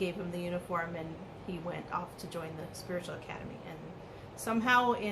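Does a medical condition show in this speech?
No.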